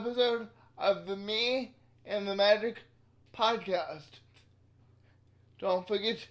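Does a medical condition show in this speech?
Yes: cerebral palsy.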